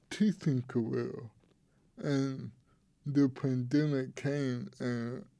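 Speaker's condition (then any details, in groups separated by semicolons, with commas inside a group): Cerebral palsy; cerebral palsy since birth, tight muscles, affects speaking, walking and hands, childhood physical therapy for hand use; speech affected, would be very hard to understand without the muscle relaxer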